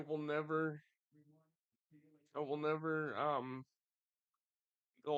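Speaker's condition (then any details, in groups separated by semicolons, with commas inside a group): Cerebral palsy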